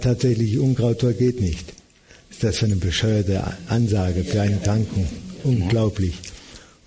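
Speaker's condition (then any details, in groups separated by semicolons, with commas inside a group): Parkinson's disease; confirmed by brain imaging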